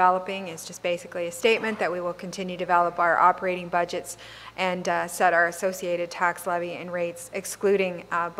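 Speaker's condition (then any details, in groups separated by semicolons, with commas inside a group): No condition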